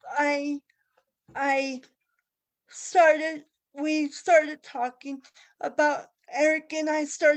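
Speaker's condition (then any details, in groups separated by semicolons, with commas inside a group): Cerebral palsy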